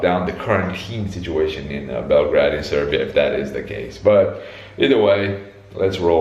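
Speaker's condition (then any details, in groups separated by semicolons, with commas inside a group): No condition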